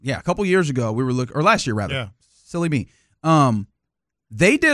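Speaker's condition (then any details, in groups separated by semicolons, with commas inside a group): No condition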